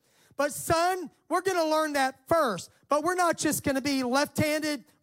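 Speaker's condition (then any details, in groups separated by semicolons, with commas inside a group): No condition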